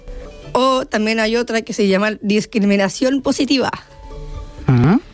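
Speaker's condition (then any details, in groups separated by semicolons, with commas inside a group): Down syndrome; congenital, diagnosed before birth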